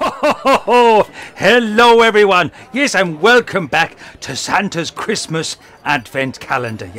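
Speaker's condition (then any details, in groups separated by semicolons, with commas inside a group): No condition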